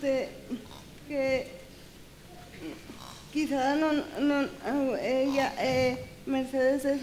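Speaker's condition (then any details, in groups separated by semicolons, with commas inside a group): Cerebral palsy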